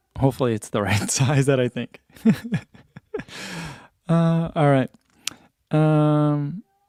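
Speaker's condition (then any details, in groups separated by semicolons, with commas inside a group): No condition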